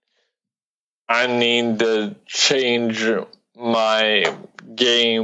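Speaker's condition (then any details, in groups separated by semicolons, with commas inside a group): Cerebral palsy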